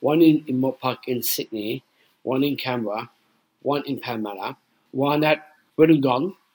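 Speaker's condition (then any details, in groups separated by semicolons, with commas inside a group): Down syndrome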